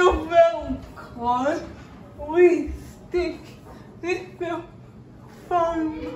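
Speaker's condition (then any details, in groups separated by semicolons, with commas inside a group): Cerebral palsy; uses feeding aid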